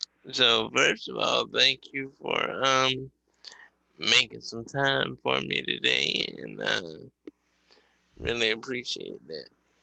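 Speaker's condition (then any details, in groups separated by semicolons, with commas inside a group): Cerebral palsy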